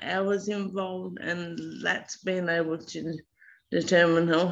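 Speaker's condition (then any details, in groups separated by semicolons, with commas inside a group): Slurred speech after brainstem stroke, mild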